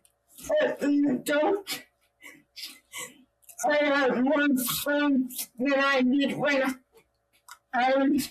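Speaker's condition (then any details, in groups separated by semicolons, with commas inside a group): Cerebral palsy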